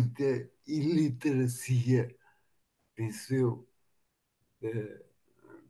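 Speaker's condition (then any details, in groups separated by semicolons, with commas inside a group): Machado-Joseph disease (sca3)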